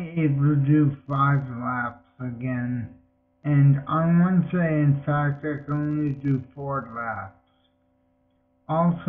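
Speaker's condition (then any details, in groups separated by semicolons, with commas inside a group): Multiple sclerosis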